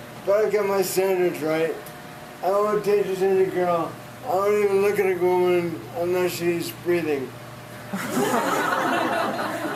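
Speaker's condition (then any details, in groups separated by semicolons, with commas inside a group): Severe brain injury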